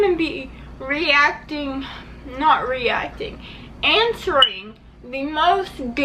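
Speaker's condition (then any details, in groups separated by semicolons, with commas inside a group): Cerebral palsy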